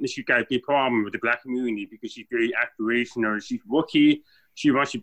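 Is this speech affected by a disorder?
Yes: deafness, born deaf; congenital deafness, mainstreamed under IDEA policy, same itinerant teacher first through 12th grade.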